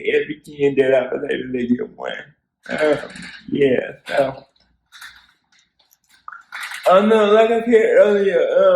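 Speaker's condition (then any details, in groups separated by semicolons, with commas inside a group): Cerebral palsy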